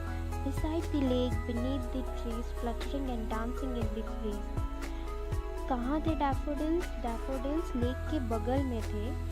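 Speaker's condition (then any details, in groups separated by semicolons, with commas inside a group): No condition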